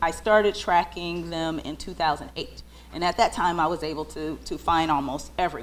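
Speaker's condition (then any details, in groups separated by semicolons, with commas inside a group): No condition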